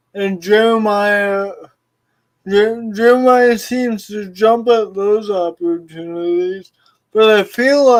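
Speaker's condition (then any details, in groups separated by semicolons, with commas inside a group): Cerebral palsy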